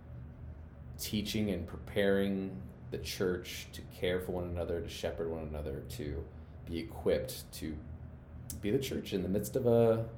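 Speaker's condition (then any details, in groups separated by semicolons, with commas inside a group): No condition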